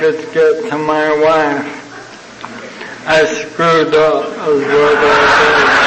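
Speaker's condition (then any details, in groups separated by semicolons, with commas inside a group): ALS (Lou Gehrig's disease); young onset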